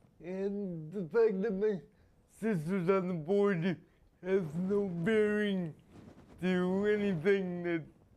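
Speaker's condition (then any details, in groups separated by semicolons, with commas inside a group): Spastic quadriplegia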